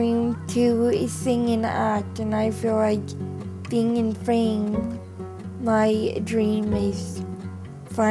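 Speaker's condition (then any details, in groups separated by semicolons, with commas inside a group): Cerebral palsy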